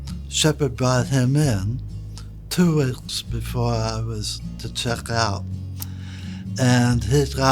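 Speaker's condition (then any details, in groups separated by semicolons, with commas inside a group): Guillain-Barré syndrome; immune attack on nerves, whole body affected; in rehabilitation, daily therapy, uses assistive technology; speech changed within minutes of onset, needs deep breaths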